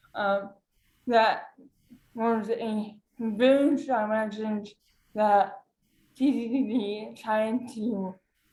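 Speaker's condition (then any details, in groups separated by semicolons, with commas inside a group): Cerebral palsy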